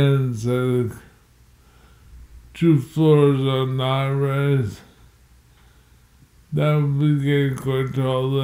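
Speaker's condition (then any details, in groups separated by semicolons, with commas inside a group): Multiple sclerosis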